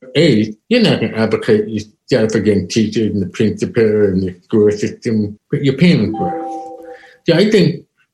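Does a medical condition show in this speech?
Yes: deafness, profound; diagnosed at age four, no intervention first 3-4 years, mainstream schooling.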